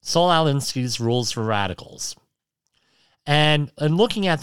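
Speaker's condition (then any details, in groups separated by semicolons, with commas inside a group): Cleft lip and palate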